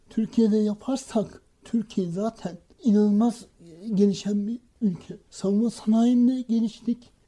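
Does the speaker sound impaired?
Yes: cerebral palsy; from birth, no speech or walking until age 6, misdiagnosed intellectual disability at age 5; hand tremor, unable to write by hand; school speech difficulty, reading not fluent, practised reading aloud before mirror.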